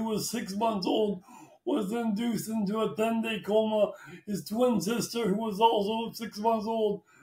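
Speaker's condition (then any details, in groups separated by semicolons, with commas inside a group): Traumatic brain injury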